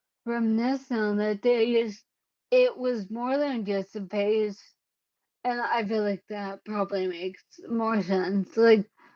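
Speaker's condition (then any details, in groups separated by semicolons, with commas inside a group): Cerebellar ataxia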